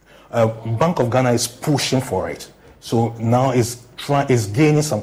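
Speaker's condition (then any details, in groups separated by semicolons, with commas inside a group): No condition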